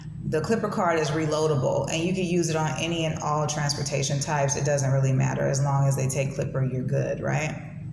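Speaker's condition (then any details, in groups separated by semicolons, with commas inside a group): No condition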